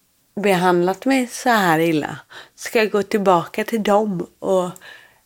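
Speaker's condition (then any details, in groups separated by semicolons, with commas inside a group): Cerebral palsy; born without heartbeat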